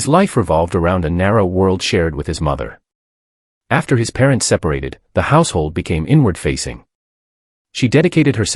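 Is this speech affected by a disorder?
No.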